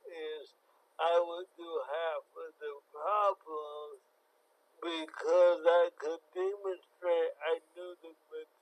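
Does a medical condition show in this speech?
Yes: cerebral palsy; from birth, born very premature, affects fine motor skills, cognition unaffected.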